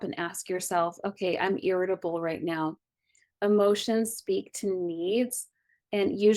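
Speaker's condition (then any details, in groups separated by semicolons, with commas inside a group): No condition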